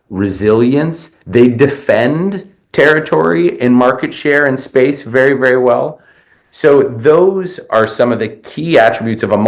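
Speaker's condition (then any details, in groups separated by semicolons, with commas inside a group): No condition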